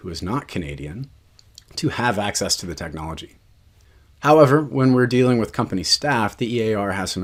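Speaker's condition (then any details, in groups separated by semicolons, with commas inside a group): No condition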